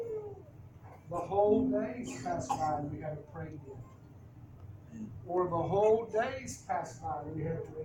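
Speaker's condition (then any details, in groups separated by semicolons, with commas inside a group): No condition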